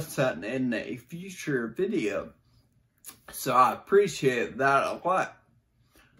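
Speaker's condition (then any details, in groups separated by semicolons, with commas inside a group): Brain injury; voice exercises twice daily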